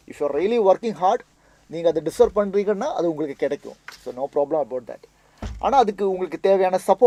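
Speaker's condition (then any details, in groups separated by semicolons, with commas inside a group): No condition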